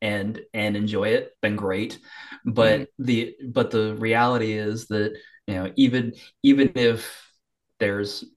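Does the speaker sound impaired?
Yes: stuttering; frequent stuttering across past recordings; avoids saying full code name, too many syllables; here repeated sounds, repeated words.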